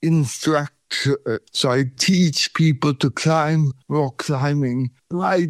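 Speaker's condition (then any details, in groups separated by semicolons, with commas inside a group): Cerebral palsy; feet opposite of Charlie Chaplin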